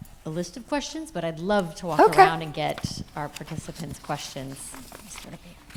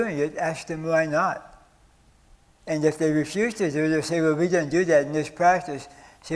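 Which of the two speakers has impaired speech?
The second: stage 4 oral cancer; stage 4, HPV-related, radical tonsillectomy, neck dissection; survivor, past seven weeks chemoradiation; needed feeding tube during chemoradiation.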